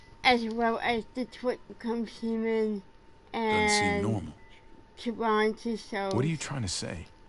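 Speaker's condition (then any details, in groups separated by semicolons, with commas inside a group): Cerebral palsy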